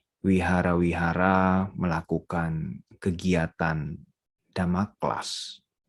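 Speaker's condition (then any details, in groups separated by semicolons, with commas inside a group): No condition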